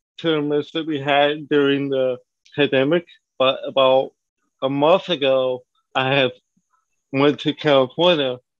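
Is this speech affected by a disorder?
Yes: cerebral palsy.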